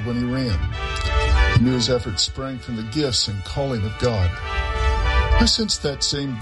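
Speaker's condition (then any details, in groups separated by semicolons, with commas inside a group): No condition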